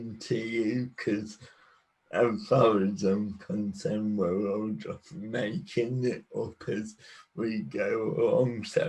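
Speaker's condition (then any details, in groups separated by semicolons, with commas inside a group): Cerebral palsy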